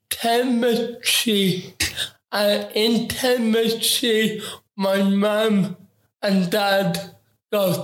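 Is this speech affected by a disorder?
Yes: ataxic cerebral palsy; affects coordination, movement, posture and balance; interview taken very slow, word for word, as mother advised; affects talking.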